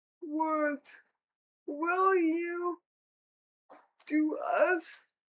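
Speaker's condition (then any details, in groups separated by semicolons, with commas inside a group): Cerebral palsy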